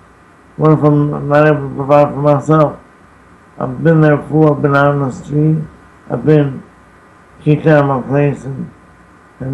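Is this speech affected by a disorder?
Yes: traumatic brain injury; car accident; speech affected.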